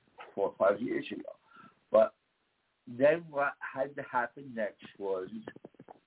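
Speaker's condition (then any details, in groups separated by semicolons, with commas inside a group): Damaged vocal cord; about 40 years since injury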